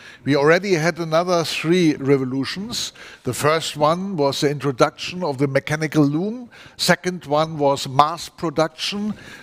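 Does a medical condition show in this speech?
No.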